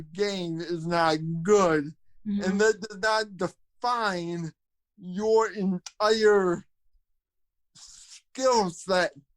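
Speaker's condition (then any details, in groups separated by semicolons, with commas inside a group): Cerebral palsy, spastic quadriplegia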